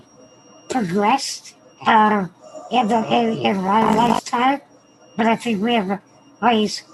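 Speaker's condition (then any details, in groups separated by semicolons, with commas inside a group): Spinal muscular atrophy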